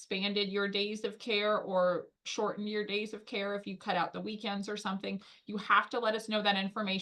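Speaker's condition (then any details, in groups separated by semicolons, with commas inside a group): No condition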